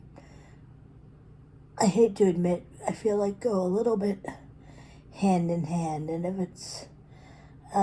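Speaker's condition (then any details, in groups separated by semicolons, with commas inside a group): Cerebral palsy; predominantly physical; articulate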